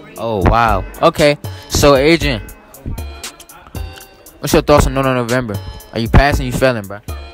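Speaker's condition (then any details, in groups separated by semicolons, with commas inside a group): No condition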